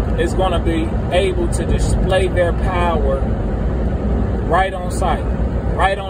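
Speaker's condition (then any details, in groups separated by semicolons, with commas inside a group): No condition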